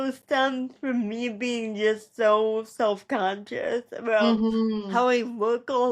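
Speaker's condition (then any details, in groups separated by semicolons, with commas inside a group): Cerebral palsy; speech therapy as child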